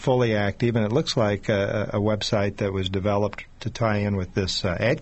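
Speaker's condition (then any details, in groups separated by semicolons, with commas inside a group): No condition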